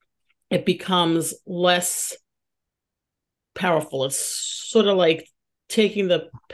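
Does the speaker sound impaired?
Yes: stuttering; stuttering persisting into adulthood; word and part-word repetitions, e.g. 'has a has a', brief word-finding pause; here prolonged sounds, blocks.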